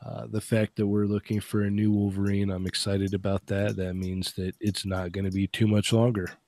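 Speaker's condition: No condition

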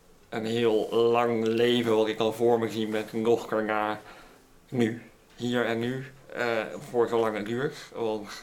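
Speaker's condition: Cleft lip; cleft audible in way of speaking

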